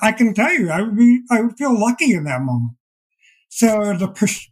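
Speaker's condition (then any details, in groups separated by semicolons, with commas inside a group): Deafblindness; progressive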